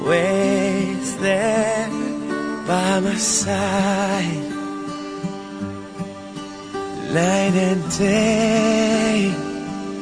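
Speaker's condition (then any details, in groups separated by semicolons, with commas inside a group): No condition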